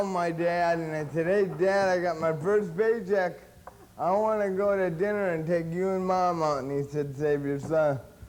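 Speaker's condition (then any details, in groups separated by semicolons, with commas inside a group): Cerebral palsy; since birth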